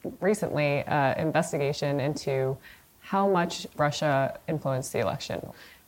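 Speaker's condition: No condition

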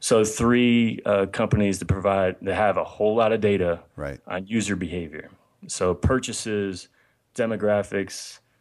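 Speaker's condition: No condition

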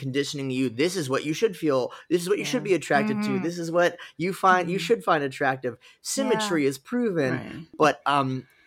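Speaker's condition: No condition

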